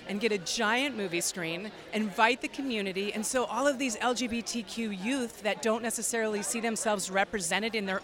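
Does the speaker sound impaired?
No.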